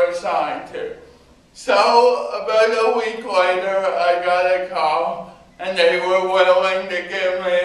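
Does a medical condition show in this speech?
Yes: cerebral palsy.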